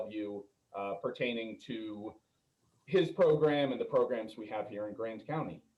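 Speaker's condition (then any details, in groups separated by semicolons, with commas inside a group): No condition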